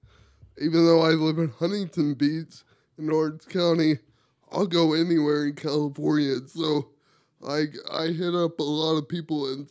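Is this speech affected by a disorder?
Yes: cerebral palsy; wheelchair user.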